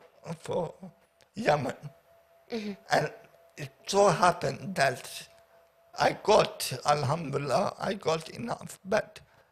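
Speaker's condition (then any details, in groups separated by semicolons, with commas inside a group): Paraplegia with essential tremor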